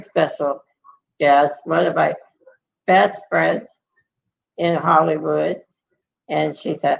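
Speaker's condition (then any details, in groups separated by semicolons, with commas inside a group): Muscular dystrophy; multiple surgeries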